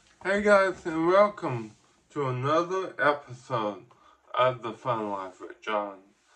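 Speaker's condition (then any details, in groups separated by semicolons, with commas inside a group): Ataxic cerebral palsy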